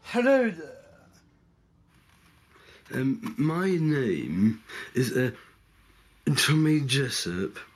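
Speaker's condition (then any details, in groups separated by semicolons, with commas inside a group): Down syndrome; age 38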